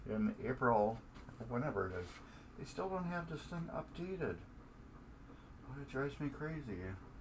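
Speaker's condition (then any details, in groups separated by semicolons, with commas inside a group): No condition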